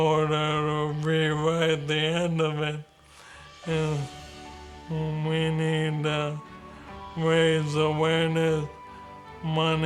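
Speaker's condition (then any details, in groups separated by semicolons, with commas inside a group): ALS; diagnosed at 27, onset 5-6 months earlier, tiredness, tripping, hand weakness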